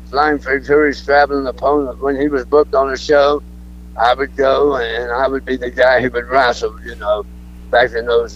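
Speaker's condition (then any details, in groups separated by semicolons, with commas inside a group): Throat cancer; cancer survivor, alive and well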